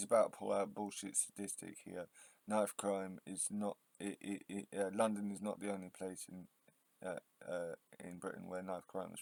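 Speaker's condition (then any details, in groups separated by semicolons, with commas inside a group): No condition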